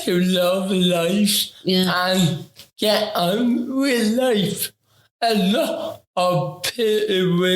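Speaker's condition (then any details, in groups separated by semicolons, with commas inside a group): Ataxic cerebral palsy; affects talking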